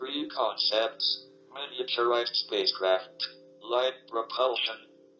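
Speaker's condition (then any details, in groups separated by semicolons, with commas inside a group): ALS, speech-generating device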